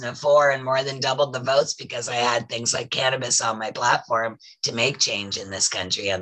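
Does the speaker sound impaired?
Yes: voice loss after throat polyp; polyp from years of singing and talking blocked throat, emergency throat surgery, tracheotomy warned possible; two years after throat surgery, working with vocal coach to regain voice; smoker-like voice from throat surgery not smoking, whole voice affected, still recovering.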